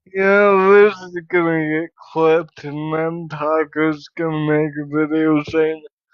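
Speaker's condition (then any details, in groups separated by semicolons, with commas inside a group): Cerebral palsy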